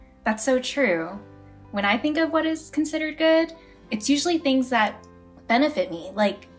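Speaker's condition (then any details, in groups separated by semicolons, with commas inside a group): No condition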